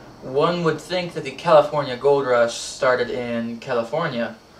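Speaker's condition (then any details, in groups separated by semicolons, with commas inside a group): No condition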